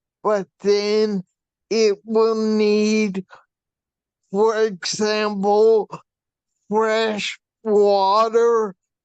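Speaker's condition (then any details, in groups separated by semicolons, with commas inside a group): Brain shunt failure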